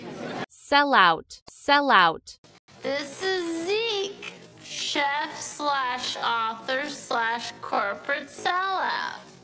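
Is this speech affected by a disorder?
No.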